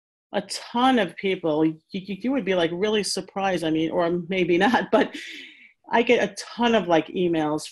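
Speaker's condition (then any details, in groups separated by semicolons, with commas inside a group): Stuttering; person who stutters, personal experience of stuttering, involved in support groups for adults who stutter; earlier felt speech not fluent enough to specialize in stuttering therapy; repeated sounds, prolonged sounds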